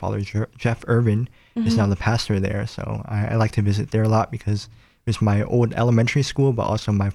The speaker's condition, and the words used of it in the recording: Cleft palate. And, and it's something I like take for granted sometimes, but just to be able to speak is something I'm very grateful for.